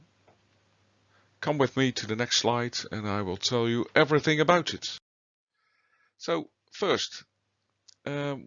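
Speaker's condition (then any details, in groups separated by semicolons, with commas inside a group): No condition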